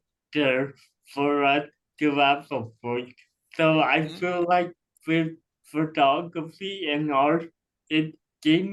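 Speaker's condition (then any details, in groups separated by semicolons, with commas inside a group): Cerebral palsy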